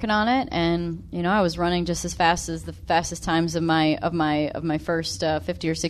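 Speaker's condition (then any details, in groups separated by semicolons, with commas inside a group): No condition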